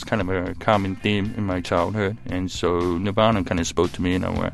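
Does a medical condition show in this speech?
Yes: hearing loss, cochlear implant; hearing loss from infancy, hearing aids, lip reading, near-total loss late 20s; cochlear implant for about a decade, implant under skin behind ear.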